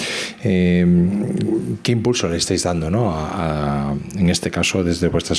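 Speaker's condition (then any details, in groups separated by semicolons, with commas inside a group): No condition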